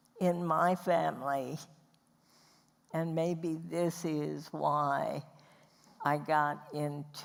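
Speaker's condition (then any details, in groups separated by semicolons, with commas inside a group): Spasmodic dysphonia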